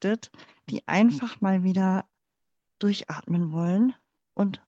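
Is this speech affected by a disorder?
Yes: cleft palate; congenital, born in former GDR.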